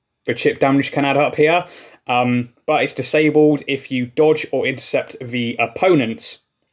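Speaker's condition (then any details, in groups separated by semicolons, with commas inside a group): No condition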